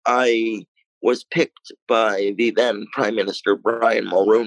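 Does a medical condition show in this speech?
Yes: cerebral palsy, mild; lungs collapsed three days after birth, lack of oxygen, bleeding in one brain area, incubator nine weeks, lifelong wheelchair.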